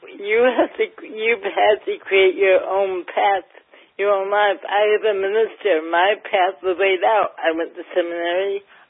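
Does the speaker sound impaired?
Yes: cerebral palsy, mild; mildly affects speech.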